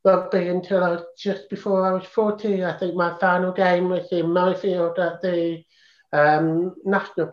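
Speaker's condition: Profound deafness, congenital profound deafness; hears speech sounds better with implant, combines lip reading and listening, needs video, not phone

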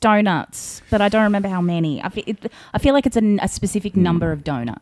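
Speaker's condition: No condition

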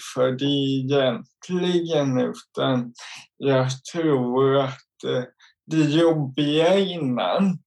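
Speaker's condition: Cerebral palsy; motor skills and balance affected

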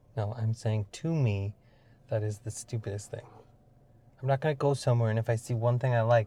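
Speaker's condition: No condition

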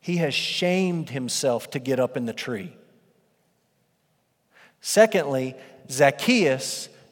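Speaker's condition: No condition

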